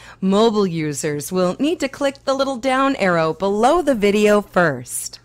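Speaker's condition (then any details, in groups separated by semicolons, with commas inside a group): No condition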